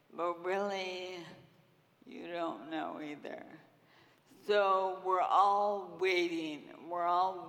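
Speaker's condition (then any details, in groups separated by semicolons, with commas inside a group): Friedreich's ataxia; progressive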